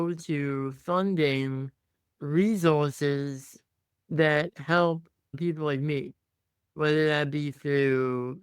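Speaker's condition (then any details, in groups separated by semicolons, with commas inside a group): Muscular dystrophy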